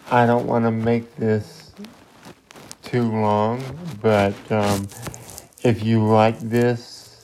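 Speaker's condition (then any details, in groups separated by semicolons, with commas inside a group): Cerebral palsy; wheelchair user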